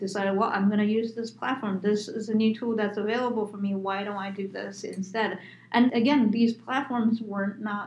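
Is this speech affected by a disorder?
No.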